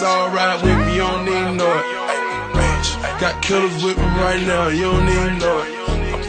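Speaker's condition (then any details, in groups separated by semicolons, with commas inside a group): No condition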